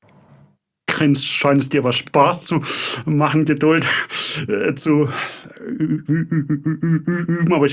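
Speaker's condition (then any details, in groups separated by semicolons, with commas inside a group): Stuttering; developmental, lifelong, possibly inherited, father stuttered, brother fluent, logopedic speech therapy, constant since second grade; stutter noticeable within first twenty seconds, listeners need patience; repeated sounds, blocks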